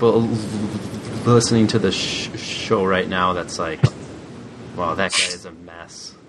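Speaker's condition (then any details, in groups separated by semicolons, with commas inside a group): Stuttering; much struggle at certain times, still hard talking with boss sometimes; described as calm way to stutter; stutters openly, stronger than usual lately, exhausting; repeated sounds, prolonged sounds, blocks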